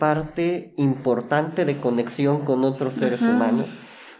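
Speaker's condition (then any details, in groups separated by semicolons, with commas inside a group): Cleft lip and palate; chili burns more than usual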